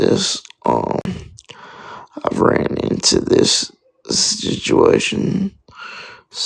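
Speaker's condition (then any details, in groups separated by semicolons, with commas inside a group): Spastic quadriplegic cerebral palsy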